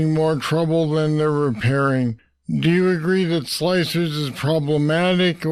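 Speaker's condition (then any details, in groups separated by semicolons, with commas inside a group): Parkinson's disease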